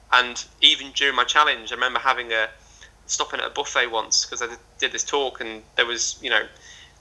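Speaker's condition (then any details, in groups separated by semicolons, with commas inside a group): Stammer; social events very difficult because of it; repeated words, prolonged sounds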